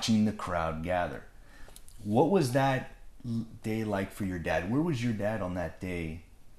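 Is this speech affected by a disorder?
No.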